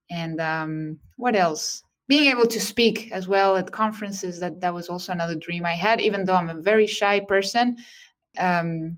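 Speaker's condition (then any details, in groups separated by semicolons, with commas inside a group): No condition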